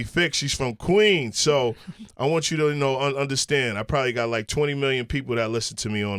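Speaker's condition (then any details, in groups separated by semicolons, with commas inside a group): No condition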